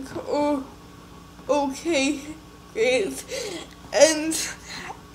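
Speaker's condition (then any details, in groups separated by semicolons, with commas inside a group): Cerebral palsy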